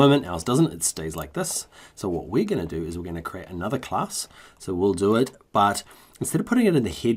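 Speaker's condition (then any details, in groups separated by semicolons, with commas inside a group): No condition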